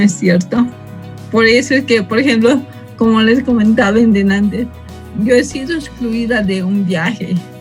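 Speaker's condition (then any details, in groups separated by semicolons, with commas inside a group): Cerebral palsy from birth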